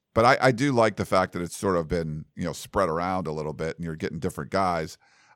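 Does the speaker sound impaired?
No.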